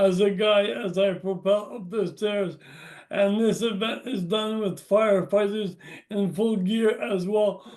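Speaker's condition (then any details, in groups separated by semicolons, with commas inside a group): Brain injury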